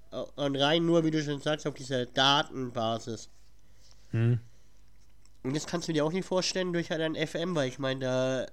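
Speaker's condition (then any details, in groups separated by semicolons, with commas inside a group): Cleft palate; has a cold at recording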